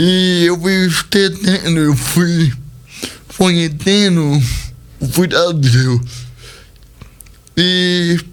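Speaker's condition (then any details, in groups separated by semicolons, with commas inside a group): Cerebral palsy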